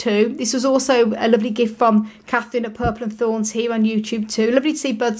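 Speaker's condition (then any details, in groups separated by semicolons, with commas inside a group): No condition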